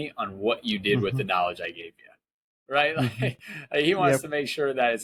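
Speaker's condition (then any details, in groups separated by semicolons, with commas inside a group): No condition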